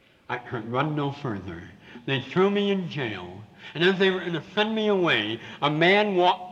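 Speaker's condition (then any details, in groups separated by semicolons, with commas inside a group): Severe cleft palate with lisp; congenital, hole in roof of mouth, no upper lip, half nose, many corrective surgeries; still speaks with a lisp, hard to understand, could not speak clearly for first 17 years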